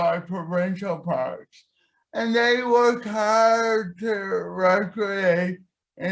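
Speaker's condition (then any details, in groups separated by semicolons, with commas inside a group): Cerebral palsy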